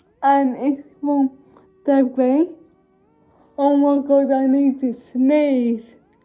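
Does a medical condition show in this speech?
Yes: cerebral palsy.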